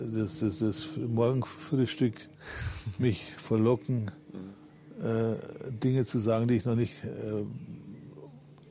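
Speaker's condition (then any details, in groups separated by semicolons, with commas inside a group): Parkinson's disease; public for about 11 years, almost no tremor, feels symptom-free when well adjusted; not trembling during interview, admitted to rehab bedridden two years ago, now walks with crutches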